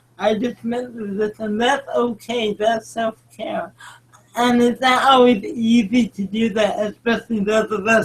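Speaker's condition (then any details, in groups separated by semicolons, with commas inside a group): Cerebral palsy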